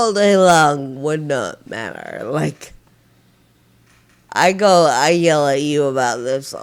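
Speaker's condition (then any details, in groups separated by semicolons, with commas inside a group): Friedreich ataxia; progressive nerve damage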